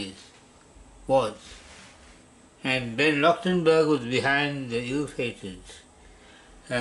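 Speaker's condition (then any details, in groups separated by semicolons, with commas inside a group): Parkinson's disease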